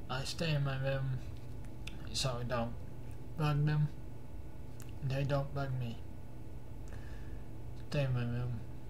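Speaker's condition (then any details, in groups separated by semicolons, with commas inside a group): Cerebral palsy; cannot stand beyond 10 minutes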